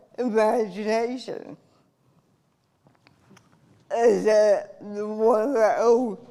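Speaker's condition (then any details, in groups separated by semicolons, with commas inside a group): Cerebral palsy; from birth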